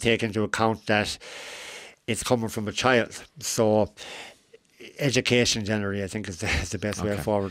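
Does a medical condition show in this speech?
Yes: cleft lip and palate; congenital cleft lip and palate, facial difference, operations from early childhood, last surgery at age 17, deviated septum; adult, age 41.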